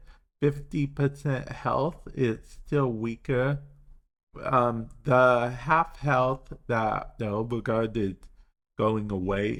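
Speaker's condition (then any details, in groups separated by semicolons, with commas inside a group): Cerebral palsy; affects speech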